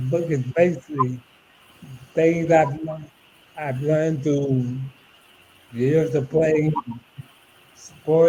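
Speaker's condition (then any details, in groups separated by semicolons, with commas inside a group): ALS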